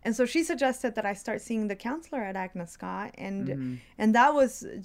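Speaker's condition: No condition

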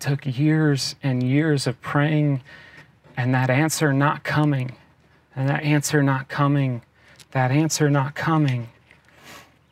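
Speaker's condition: No condition

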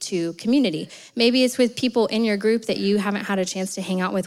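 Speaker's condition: No condition

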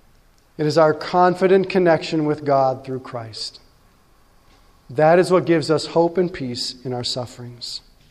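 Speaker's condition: No condition

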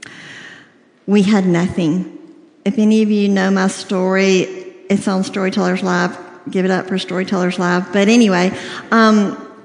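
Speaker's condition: Cleft lip and palate, severe

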